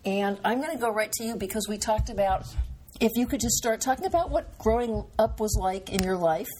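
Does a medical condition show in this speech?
No.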